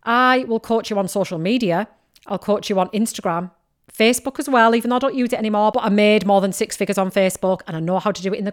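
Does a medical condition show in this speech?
No.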